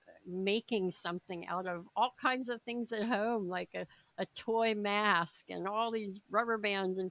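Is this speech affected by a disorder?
Yes: cleft palate; congenital, very severe, no nose, no upper lip, 26 surgeries, speech therapy for 11 years.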